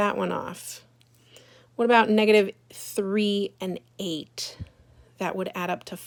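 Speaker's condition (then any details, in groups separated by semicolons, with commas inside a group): No condition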